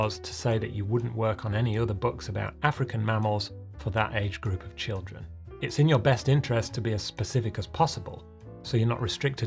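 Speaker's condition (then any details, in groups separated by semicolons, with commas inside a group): No condition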